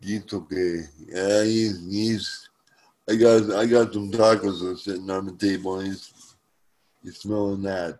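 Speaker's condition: Cerebral palsy; present from birth

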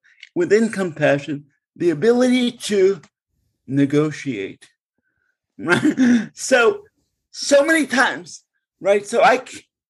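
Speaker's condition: Cerebral palsy; segregated schooling

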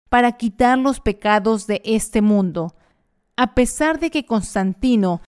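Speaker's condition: No condition

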